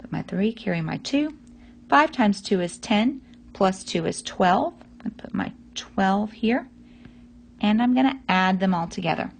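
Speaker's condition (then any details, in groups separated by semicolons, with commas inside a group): No condition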